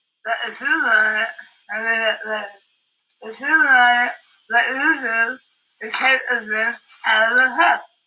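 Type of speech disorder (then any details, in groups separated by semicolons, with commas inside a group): Speech after total glossectomy; tongue removal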